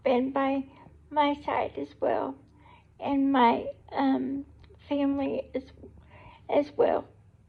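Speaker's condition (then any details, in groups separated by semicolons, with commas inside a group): Cerebral palsy; able to talk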